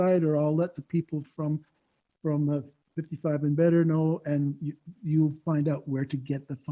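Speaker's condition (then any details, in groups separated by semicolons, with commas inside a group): No condition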